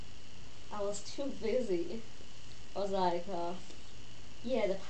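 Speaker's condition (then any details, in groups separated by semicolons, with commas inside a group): No condition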